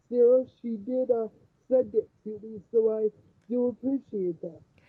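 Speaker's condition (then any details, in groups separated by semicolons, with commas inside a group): Cerebral palsy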